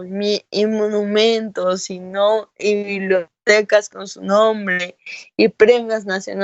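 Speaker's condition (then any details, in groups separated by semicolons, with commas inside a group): Cerebral palsy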